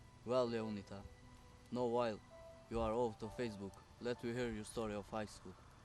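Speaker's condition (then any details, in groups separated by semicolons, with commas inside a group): No condition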